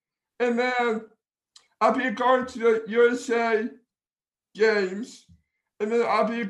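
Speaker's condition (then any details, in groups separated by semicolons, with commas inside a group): Down syndrome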